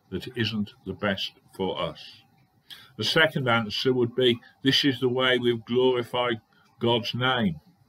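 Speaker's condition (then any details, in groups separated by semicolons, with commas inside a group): No condition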